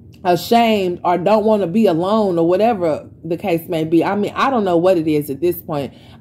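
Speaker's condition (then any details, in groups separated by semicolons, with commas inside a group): No condition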